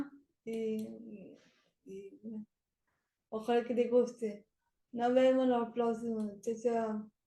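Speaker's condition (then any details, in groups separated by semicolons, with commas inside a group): Cerebral palsy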